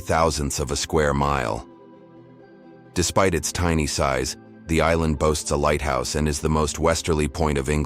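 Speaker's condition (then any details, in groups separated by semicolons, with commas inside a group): No condition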